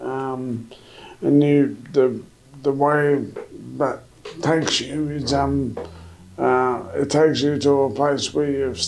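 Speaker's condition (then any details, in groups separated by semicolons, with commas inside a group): MND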